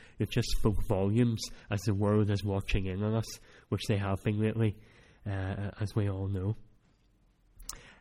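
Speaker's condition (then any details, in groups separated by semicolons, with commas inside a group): Cleft palate; speech not that clear at times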